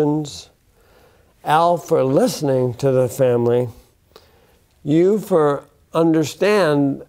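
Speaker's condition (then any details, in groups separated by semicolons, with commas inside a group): Bulbar onset ALS; affects speech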